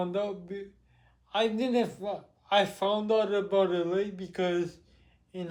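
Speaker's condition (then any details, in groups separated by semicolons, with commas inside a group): Cerebral palsy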